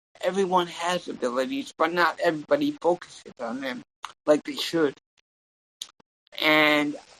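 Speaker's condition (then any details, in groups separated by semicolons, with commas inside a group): Cerebral palsy; tongue and legs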